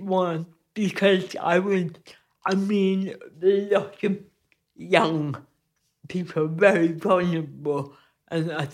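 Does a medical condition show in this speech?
Yes: cerebral palsy; from birth, frequent loss of balance, careful movement needed, physically affects creating art.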